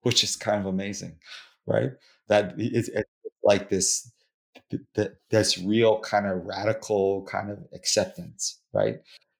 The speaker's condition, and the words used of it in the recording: Stuttering. It became something that I was adding to the conversation just by allowing myself to stutter and not trying to be fluent.